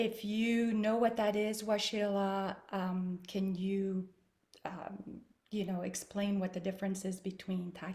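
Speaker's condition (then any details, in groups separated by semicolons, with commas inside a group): No condition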